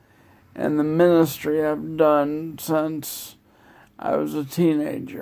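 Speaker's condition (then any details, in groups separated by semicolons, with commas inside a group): Multiple sclerosis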